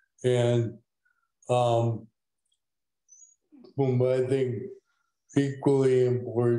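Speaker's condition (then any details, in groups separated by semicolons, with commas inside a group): ALS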